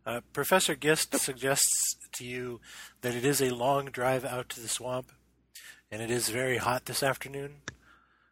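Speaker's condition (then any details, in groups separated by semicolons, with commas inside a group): No condition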